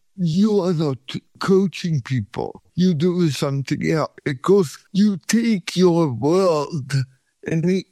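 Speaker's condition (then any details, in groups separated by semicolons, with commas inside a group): Cerebral palsy; from birth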